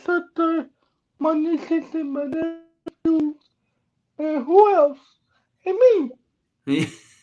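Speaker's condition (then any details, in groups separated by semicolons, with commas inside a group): Cerebral palsy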